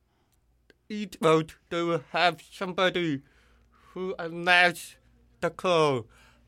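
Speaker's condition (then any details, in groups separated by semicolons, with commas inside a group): Deafness; formerly hearing aids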